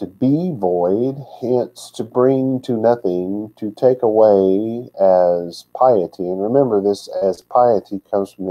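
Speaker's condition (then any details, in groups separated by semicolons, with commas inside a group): No condition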